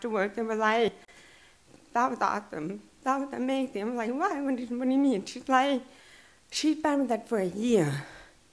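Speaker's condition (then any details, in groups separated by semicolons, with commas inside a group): Deaf and hard of hearing; hearing aid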